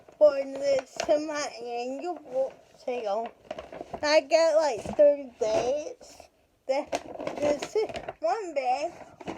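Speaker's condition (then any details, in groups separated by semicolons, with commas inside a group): Cerebral palsy; speech affected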